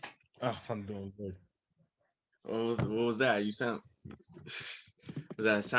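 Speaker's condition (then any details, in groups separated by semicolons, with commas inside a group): No condition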